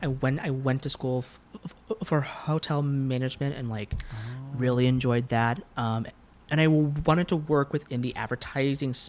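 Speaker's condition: Stuttering; developmental stutter since about age 5, persisted into adulthood, varied speech therapies and groups; still stutters as adult, speaks often for work; worse with anxiety and nerves, harder when speaking unplanned; repeated sounds, prolonged sounds

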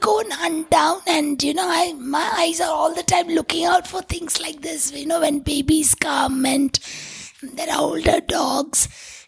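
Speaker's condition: Tracheostomy, vocal cords permanently constricted from smoke inhalation; must block tube hole with finger to be audible

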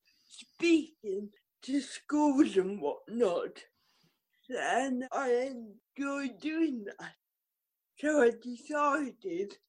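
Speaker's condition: Cerebral palsy; could not jump

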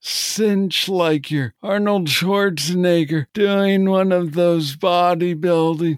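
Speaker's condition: Parkinson's disease; young onset, diagnosed at age 35; very bad day yesterday despite medications on time, hand clenching, relaxed by focusing on breathing; face pulls into rictus snarl, giving voice distinct munched parkinsonian sound

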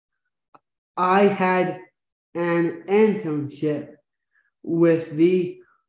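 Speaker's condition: Down syndrome

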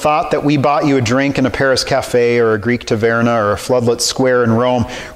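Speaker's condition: No condition

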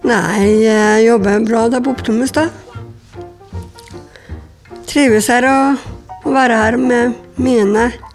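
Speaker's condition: Down syndrome; chromosomal abnormality

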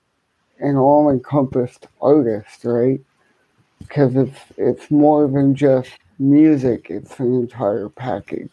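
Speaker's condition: Cerebral palsy, hemiplegia

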